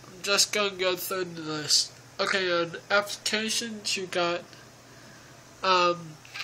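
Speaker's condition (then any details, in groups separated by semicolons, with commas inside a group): Cerebral palsy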